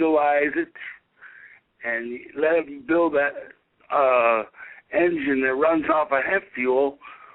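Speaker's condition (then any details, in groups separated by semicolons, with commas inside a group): Cerebral palsy; able to speak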